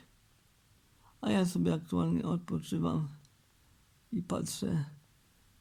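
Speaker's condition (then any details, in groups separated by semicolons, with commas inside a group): Cerebral palsy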